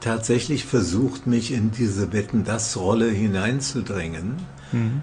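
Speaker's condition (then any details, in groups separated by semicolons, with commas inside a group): Parkinson's disease; feels as if not having Parkinson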